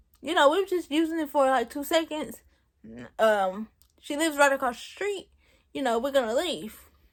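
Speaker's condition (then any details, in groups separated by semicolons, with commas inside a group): Cerebral palsy; present since birth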